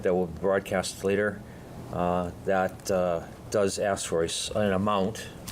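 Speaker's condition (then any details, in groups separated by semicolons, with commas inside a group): No condition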